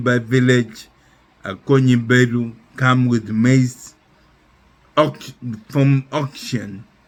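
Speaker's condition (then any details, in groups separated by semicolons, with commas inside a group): Neurological disease; speech affected, struggles to speak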